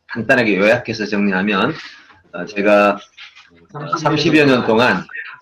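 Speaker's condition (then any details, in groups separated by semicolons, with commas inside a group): No condition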